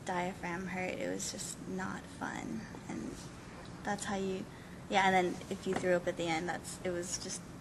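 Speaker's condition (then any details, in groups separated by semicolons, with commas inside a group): No condition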